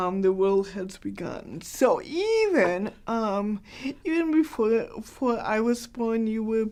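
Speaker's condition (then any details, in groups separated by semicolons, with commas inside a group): Cerebral palsy, mild; hard to understand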